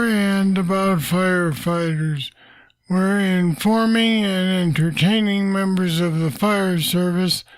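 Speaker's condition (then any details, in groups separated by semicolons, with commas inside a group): Parkinson's disease; deep brain stimulators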